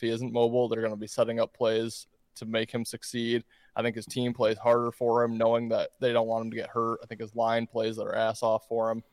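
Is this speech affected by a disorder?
No.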